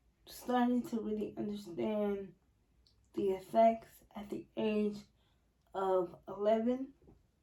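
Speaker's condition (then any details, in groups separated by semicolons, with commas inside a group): Spastic quadriplegic cerebral palsy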